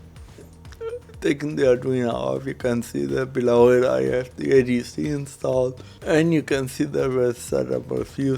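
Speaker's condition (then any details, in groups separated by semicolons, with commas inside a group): Cerebral palsy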